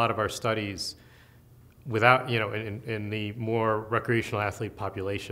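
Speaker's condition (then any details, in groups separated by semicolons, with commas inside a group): No condition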